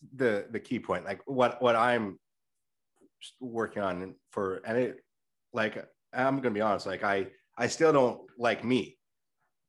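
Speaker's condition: Stutter; stutter audible during recording; stutter eases in native accent and rehearsed cadence, worse with nerves, blocks when rushing words; repeated sounds, repeated words

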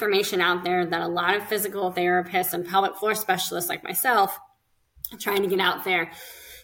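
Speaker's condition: Cleft lip and palate; several facial surgeries

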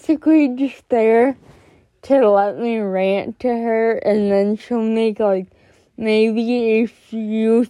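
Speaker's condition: Cerebral palsy; more jerking in class

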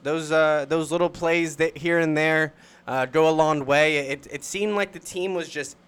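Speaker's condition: No condition

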